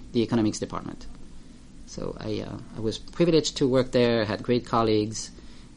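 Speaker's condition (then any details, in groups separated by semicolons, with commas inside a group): No condition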